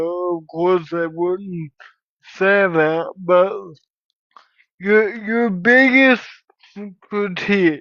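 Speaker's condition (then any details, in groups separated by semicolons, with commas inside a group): Cerebral palsy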